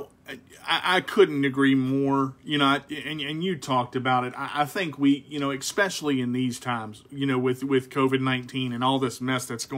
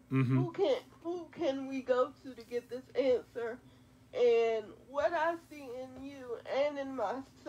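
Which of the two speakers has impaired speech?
The second: quadriplegic cerebral palsy; quadriplegic, from birth.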